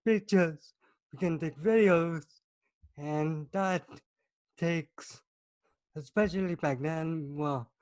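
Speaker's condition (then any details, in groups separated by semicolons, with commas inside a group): Cerebral palsy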